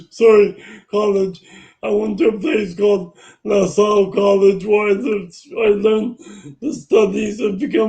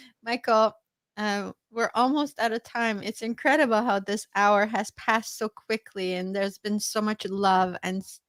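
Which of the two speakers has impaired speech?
The first: brain injury; vehicle accident, 6.5 month coma; 15 years post injury, still improving, 24 hour support; could not speak or eat, tube fed, speech therapy, speech improving.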